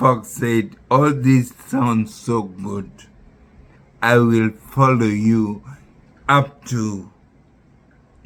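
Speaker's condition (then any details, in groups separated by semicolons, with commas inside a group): Neurological disease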